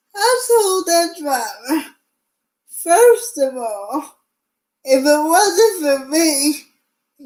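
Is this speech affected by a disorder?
Yes: cerebral palsy.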